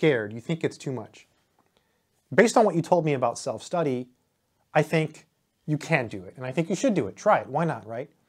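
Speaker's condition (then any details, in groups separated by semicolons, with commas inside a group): No condition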